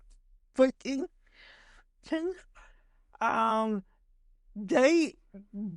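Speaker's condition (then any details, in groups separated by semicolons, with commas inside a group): Cerebral palsy; stutters heavily when talking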